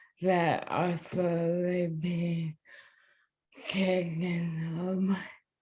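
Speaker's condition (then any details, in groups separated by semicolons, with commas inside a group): ALS; diagnosed within past year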